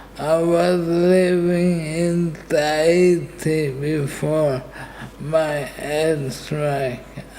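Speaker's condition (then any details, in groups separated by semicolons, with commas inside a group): Dystonia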